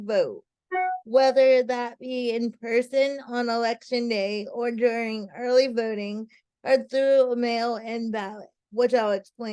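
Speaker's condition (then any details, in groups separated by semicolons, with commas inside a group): Cerebral palsy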